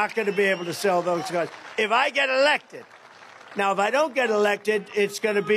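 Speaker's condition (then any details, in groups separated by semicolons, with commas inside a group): No condition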